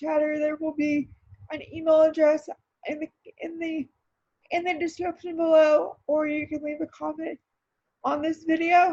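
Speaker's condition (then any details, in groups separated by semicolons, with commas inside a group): Cerebral palsy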